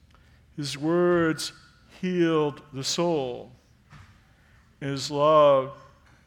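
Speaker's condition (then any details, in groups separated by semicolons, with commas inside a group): No condition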